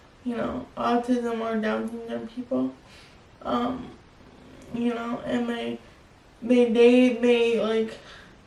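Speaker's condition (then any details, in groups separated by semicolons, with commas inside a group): Spastic quadriplegic cerebral palsy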